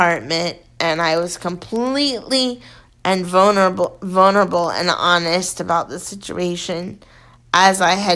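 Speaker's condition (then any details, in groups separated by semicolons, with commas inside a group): Cerebral palsy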